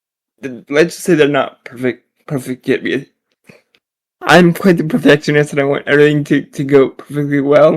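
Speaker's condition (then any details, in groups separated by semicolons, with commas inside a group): Generalized dystonia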